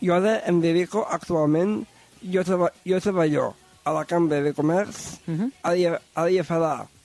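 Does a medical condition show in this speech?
Yes: Down syndrome; extra chromosome, different learning pace.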